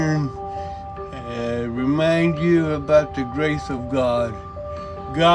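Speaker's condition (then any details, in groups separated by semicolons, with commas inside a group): Cerebral palsy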